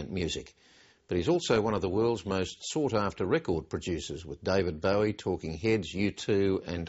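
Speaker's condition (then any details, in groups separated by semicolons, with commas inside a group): No condition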